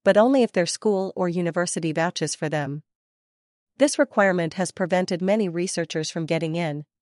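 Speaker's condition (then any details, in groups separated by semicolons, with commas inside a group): No condition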